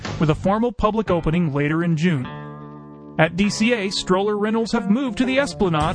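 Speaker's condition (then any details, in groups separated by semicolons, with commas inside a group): No condition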